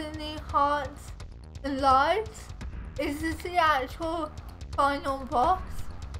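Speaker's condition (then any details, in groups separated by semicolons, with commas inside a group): Cerebral palsy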